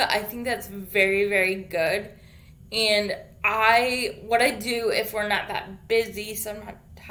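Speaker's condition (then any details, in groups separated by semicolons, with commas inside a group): Cerebral palsy; infant ventilator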